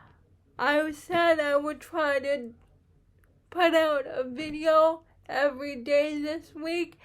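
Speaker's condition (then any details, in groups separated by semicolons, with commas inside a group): Cerebral palsy; uses wheelchair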